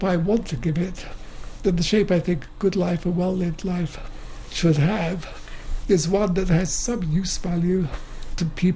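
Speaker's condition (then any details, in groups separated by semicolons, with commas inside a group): Motor neuron disease; wheelchair user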